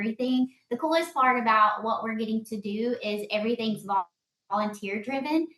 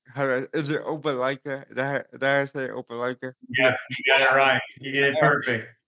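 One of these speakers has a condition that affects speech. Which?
The second: cerebral palsy; since birth.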